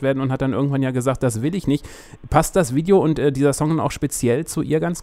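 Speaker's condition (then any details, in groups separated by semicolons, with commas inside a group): No condition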